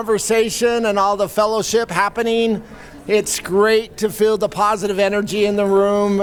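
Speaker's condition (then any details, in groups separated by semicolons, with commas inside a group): No condition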